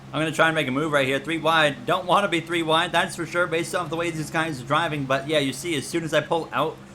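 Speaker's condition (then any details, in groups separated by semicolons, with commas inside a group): No condition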